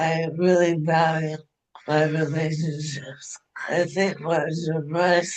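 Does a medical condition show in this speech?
Yes: ALS; diagnosed after 10 months of tests.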